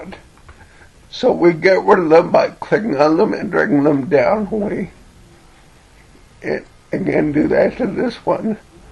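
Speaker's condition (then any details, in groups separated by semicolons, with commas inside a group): Cerebellar ataxia from brain tumour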